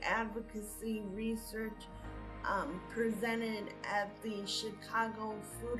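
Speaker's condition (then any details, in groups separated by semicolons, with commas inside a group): Cerebral palsy; from birth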